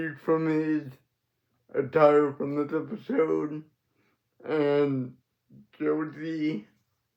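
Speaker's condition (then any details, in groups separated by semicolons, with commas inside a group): Cerebral palsy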